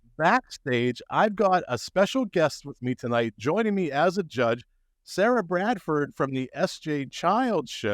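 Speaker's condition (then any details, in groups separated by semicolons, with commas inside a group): No condition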